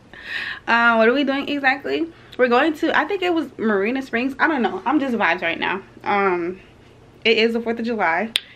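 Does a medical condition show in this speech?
No.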